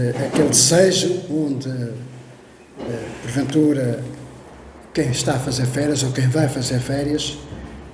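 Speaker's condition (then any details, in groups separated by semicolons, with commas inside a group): No condition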